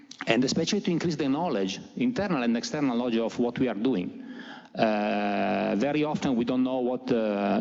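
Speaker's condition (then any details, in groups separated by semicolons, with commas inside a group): No condition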